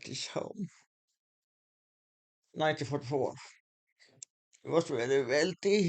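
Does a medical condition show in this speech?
Yes: muscular Parkinson.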